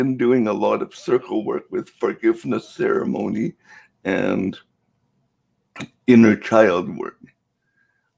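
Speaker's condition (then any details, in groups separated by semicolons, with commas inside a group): Cerebral palsy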